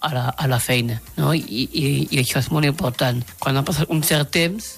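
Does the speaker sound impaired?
Yes: Down syndrome; three copies of chromosome 21.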